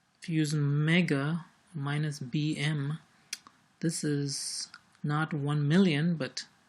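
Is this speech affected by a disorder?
No.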